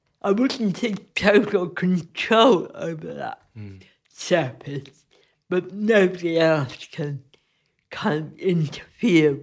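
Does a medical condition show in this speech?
Yes: cerebral palsy; affects physical movement when making art.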